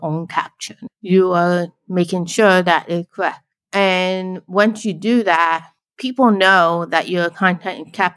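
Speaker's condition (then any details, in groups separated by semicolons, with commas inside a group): Deafblind, born deaf; about 40 degree visual field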